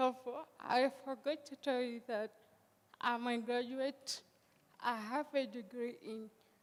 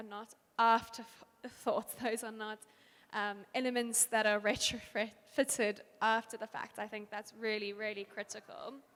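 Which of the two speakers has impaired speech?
The first: cerebral palsy; hand use and movement control affected; steadies left hand with right, types on phone and laptop.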